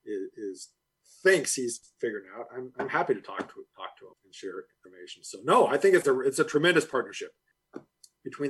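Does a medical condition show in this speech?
No.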